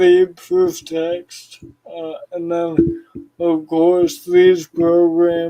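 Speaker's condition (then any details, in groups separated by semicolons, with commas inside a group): Cerebral palsy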